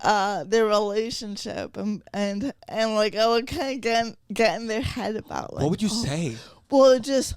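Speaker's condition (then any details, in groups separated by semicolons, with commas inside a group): Cerebral palsy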